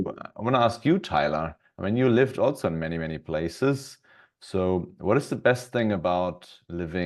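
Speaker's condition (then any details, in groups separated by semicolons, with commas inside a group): No condition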